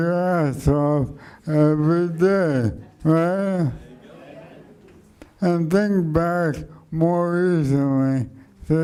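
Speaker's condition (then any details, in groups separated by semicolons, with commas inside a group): ALS; speech slowed and softened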